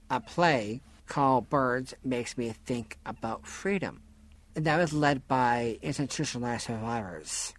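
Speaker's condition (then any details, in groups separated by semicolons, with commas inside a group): Down syndrome; disability since childhood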